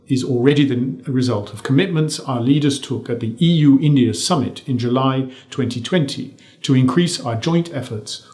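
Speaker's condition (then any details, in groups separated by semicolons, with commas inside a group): No condition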